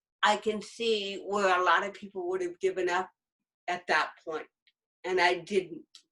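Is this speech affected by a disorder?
Yes: cerebral palsy.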